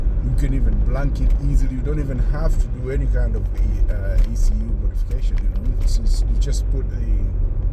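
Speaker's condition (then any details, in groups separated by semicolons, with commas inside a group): No condition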